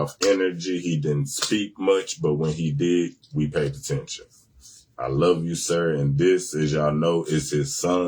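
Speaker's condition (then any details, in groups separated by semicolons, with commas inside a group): No condition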